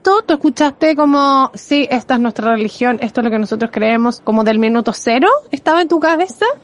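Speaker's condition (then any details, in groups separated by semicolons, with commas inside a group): No condition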